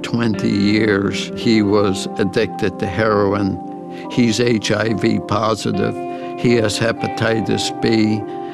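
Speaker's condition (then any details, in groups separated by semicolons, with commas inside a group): ALS; progressive ALS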